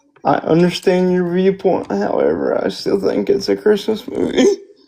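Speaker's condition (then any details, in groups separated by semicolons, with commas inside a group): Spastic quadriplegic cerebral palsy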